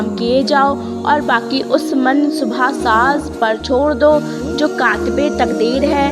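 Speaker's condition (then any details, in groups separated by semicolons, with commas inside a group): No condition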